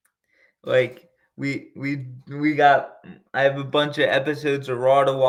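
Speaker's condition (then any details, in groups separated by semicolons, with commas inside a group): Cerebral palsy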